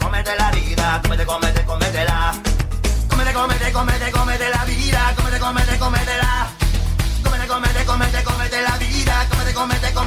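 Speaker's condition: No condition

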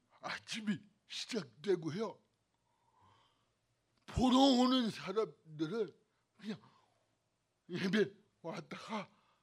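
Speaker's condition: Cerebral palsy; bent body

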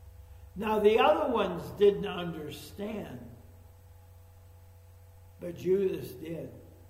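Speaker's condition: ALS; no cure

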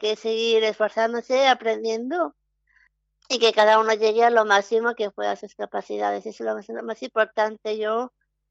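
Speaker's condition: Down syndrome; interviewed by telephone

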